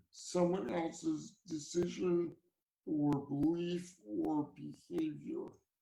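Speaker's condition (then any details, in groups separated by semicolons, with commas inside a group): Cerebral palsy; from birth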